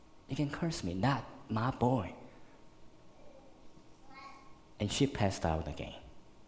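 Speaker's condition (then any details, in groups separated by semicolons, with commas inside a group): Cleft lip and palate; congenital, very severe, born in Korea, 12 surgeries to date, one in junior high; could not suck breast milk as newborn, fed formula and cow milk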